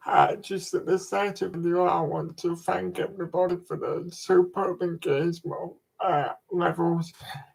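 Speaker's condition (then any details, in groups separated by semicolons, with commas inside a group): Cerebral palsy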